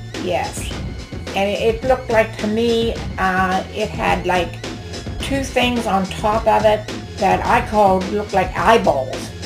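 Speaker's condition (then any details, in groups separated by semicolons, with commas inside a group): No condition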